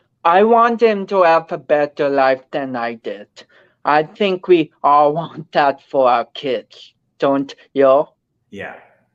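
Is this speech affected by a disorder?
Yes: cerebral palsy; speech affected.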